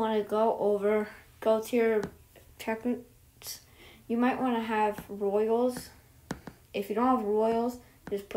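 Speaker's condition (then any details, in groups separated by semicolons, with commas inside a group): No condition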